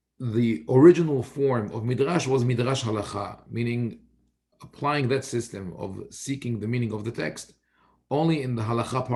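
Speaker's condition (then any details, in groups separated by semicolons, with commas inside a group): No condition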